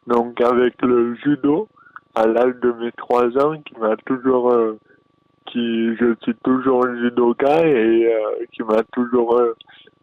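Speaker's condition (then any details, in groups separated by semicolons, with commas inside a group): Dystonia; present since birth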